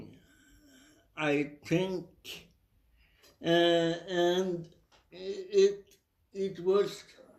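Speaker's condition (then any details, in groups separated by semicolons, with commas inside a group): Cerebral palsy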